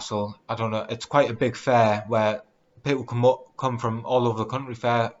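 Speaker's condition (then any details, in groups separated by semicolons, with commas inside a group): No condition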